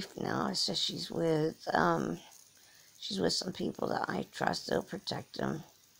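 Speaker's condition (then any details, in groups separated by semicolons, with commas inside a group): Cerebral palsy; from birth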